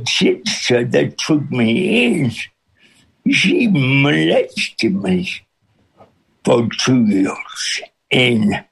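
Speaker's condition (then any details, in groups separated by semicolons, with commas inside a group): Cerebral palsy with speech impediment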